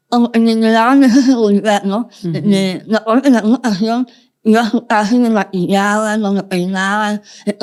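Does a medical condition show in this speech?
Yes: Moebius syndrome, congenital; communication not easy, speech not expected at birth.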